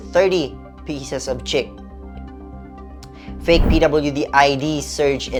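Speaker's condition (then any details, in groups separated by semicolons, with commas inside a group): No condition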